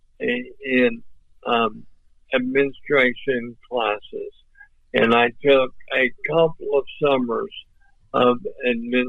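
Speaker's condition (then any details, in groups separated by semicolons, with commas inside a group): ALS; voice off but clear and understandable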